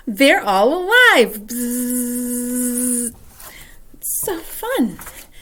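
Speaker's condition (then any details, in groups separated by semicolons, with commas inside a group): No condition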